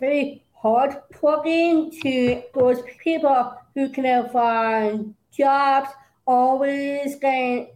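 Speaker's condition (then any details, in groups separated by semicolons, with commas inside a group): Down syndrome; Down syndrome since birth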